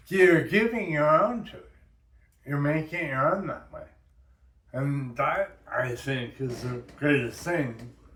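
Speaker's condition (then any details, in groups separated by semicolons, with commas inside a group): Brain injury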